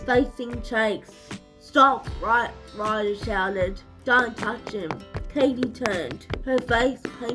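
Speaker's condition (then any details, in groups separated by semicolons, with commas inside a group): Cerebral palsy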